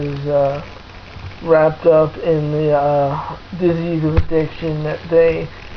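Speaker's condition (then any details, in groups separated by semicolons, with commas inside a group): Cerebral palsy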